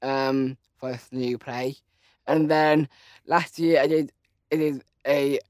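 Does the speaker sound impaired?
Yes: Down syndrome.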